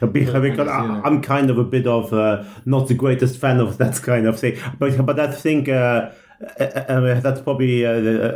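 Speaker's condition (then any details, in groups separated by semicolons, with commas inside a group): Stuttering; often stutters severely at stuttering conferences, little tension during own conference talk; repeated sounds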